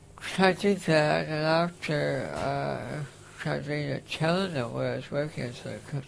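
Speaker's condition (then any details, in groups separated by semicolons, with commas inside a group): Facioscapulohumeral muscular dystrophy, facioscapulohumeral (FSHD); diagnosed about age 10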